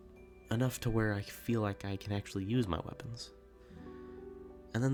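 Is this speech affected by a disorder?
No.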